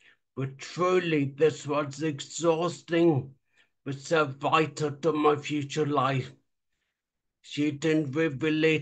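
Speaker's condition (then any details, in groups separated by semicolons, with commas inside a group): Traumatic brain injury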